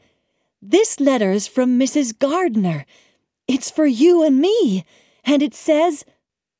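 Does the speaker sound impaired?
No.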